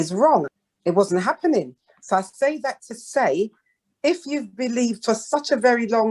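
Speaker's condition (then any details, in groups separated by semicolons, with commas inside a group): No condition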